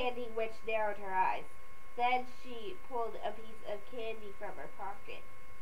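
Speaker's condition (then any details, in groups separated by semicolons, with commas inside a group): No condition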